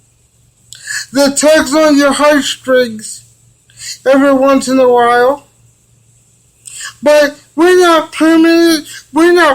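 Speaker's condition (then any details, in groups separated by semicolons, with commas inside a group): Cerebral palsy; from birth; physical therapy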